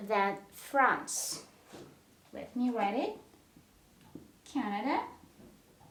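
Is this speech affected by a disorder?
No.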